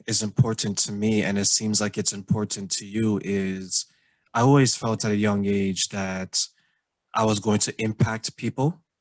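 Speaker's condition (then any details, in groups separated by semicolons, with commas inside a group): No condition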